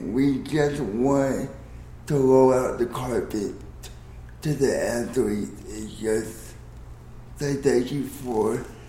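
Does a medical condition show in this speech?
Yes: cerebral palsy; daily fight against body spasms and gyrations.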